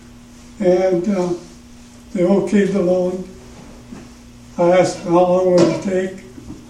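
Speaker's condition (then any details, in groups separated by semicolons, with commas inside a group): Parkinson's; trouble in the throat when speaking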